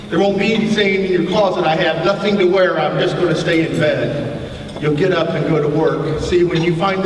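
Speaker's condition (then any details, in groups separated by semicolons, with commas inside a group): No condition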